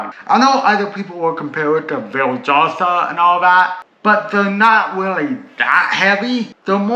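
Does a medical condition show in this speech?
Yes: cerebral palsy.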